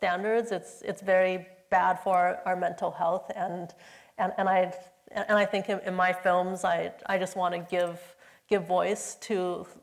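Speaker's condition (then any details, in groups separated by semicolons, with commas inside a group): Stutter; stutter in high school; stutter still present sometimes; occasional stutter; repeated sounds, repeated words, prolonged sounds, blocks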